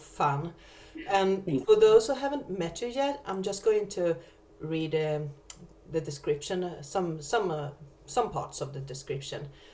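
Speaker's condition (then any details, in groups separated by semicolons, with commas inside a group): No condition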